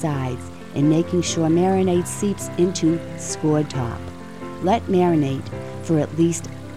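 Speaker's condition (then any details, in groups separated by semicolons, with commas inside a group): No condition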